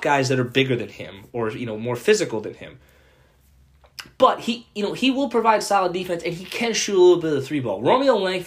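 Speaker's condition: No condition

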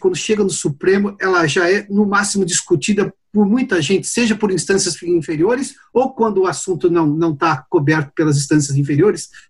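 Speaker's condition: No condition

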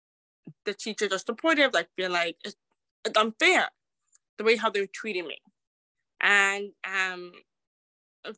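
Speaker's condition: Deafness

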